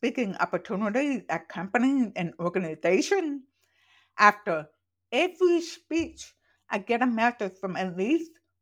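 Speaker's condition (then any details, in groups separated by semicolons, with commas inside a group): Profoundly deaf, congenital; born profoundly deaf, hearing aid wearer, learned to speak orally, does not know sign language; accent from deafness, not British, described as accent from nowhere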